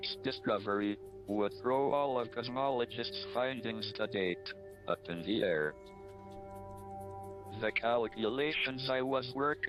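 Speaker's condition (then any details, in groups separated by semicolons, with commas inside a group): Amyotrophic lateral sclerosis, speech-generating device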